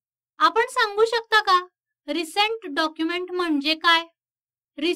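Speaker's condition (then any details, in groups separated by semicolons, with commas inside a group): No condition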